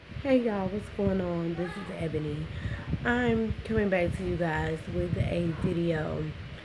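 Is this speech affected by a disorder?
Yes: cerebral palsy, spastic.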